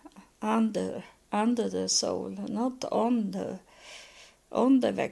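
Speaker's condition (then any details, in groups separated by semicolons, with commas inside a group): No condition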